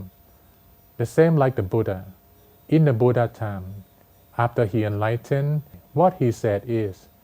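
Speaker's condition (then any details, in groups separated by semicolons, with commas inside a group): No condition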